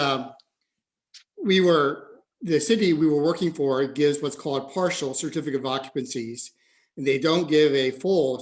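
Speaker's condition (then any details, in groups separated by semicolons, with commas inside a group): No condition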